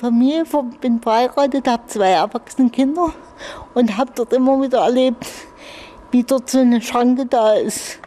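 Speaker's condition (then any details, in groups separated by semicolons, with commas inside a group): Infantile cerebral palsy; spastic, brain damage since birth, muscle cramps, limitations in all areas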